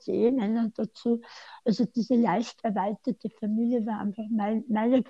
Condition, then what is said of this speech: Tongue cancer surgery. Also ich würde dich auch bitten, ich neige leider dazu, dann sehr schnell zu sprechen.